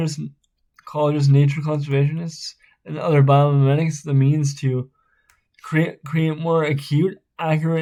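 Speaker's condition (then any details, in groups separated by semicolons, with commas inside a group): Spastic cerebral palsy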